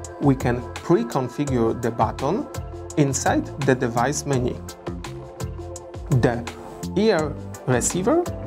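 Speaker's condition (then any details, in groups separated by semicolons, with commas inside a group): No condition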